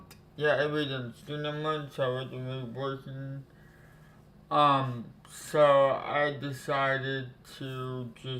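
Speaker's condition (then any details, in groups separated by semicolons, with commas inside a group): Cerebral palsy; affects legs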